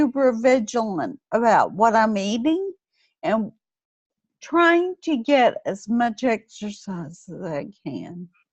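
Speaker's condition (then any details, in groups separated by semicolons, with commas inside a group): Friedreich's ataxia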